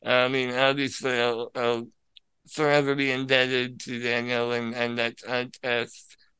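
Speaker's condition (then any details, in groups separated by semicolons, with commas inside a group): Spinal muscular atrophy; controls computer with mouth, father usually assists at live play, cannot sit outside wheelchair, cannot fly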